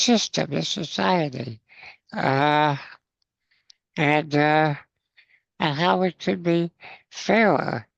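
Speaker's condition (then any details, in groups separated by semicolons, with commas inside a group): Spinal muscular atrophy; congenital, progressive weakness, never walked, wheelchair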